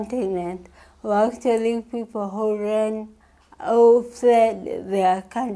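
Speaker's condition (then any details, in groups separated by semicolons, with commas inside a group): Cerebral palsy; from birth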